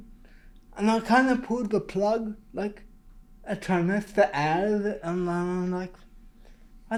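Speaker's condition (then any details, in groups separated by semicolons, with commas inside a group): Cerebral palsy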